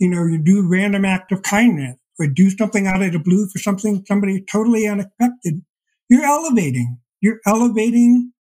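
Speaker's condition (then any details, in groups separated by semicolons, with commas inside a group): Deafblindness; progressive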